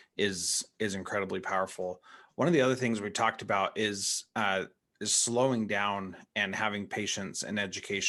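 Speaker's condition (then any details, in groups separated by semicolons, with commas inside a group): No condition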